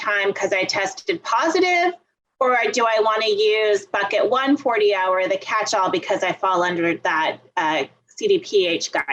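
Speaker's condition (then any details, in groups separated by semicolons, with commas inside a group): No condition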